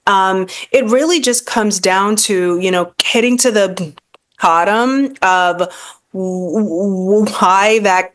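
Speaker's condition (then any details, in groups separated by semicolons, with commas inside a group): Stuttering; lifelong stuttering; pursues public speaking to face fear of talking, still stutters, feels vulnerable on podcasts; long-standing fear of talking, past avoidance of carrying conversations, stuttering held back career; repeated sounds, blocks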